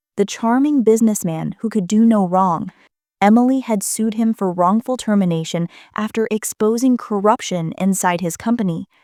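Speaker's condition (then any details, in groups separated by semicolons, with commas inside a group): No condition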